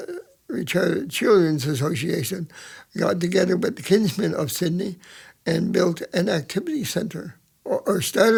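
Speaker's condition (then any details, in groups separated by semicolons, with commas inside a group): Cerebral palsy; present from birth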